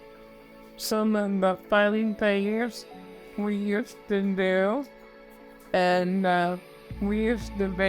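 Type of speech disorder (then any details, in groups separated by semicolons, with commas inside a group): Bulbar dysarthria; bulbar-onset ALS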